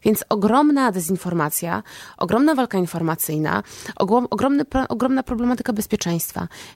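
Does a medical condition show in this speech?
No.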